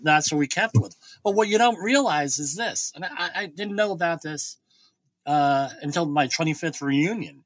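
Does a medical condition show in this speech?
Yes: bilateral cleft lip and palate; speech once unintelligible, about nine years of speech therapy, now able to hold conversation.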